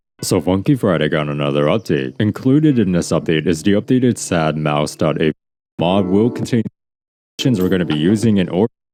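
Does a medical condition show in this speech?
No.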